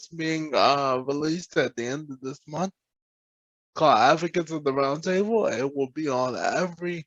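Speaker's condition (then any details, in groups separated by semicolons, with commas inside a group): Cerebral palsy; present from birth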